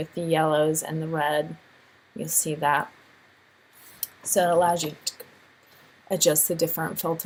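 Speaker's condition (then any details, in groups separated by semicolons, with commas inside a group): No condition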